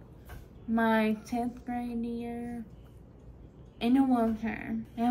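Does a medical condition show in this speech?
Yes: Friedreich's ataxia.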